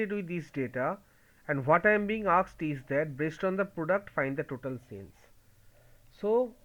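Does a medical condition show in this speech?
No.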